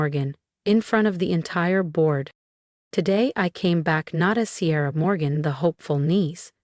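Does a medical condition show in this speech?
No.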